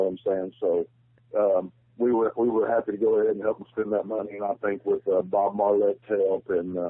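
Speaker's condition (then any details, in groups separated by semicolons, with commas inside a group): No condition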